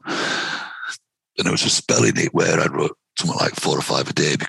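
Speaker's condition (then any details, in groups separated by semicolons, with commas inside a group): Vocal cord cancer, head and neck cancer, right vocal cord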